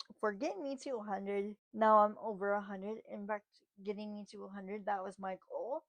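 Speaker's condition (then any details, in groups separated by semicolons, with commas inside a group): Cerebral palsy, spastic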